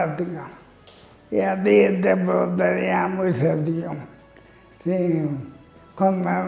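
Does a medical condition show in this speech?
Yes: amyotrophic lateral sclerosis (ela).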